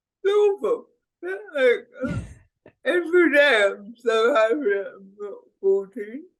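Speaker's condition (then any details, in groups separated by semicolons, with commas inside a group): Cerebral palsy; speech impediment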